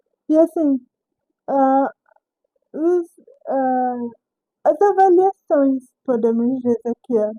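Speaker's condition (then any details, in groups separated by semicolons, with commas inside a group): Cerebral palsy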